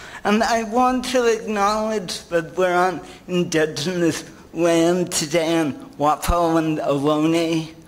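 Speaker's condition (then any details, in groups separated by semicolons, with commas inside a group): Cerebral palsy; heel cord surgery suggested; not progressive, diagnosed at 12; some sounds jumbled, speech therapy for tongue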